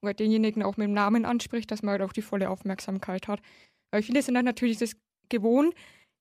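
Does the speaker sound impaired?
Yes: hard of hearing since birth, congenital, cochlear implant, severe.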